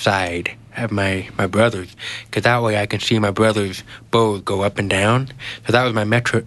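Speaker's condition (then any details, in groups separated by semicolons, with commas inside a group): Genetic hearing loss; congenital genetic 90% hearing loss inherited from father, no cochlear implant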